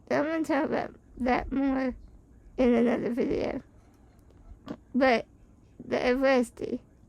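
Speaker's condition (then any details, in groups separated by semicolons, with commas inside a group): Spinal muscular atrophy type 2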